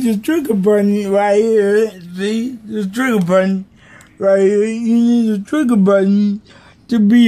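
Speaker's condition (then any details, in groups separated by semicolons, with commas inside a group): Cerebral palsy; affects muscles; may be hard to understand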